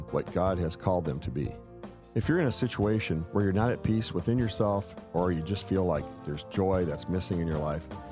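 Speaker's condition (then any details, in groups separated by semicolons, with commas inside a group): No condition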